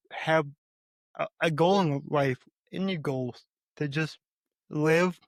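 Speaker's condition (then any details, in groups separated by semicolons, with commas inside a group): Cerebral palsy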